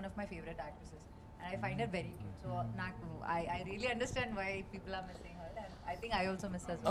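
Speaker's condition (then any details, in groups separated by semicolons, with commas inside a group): No condition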